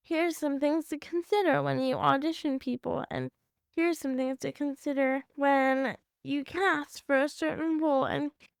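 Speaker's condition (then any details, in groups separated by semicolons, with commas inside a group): Cerebral palsy; from birth, mostly waist down, uses walker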